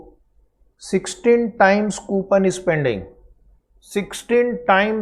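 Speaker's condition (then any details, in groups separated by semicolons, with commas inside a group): No condition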